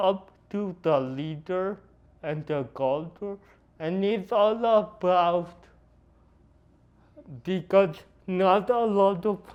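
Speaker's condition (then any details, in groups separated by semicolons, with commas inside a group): Cerebral palsy; noticeably atypical speech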